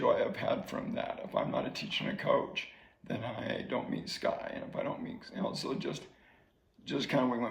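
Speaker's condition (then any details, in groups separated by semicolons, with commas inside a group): ALS; slowly progressing ALS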